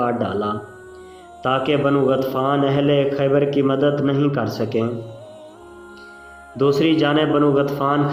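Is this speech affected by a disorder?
No.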